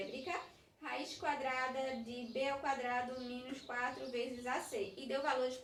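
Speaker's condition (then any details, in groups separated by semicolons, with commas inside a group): No condition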